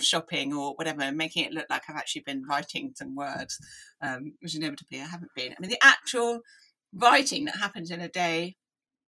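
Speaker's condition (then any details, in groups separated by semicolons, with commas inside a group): Deafness; deaf from early age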